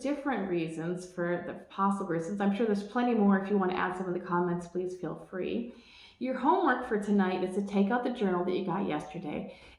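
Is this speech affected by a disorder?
No.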